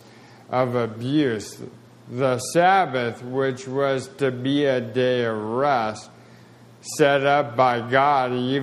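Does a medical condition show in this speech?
Yes: spasticity, mild.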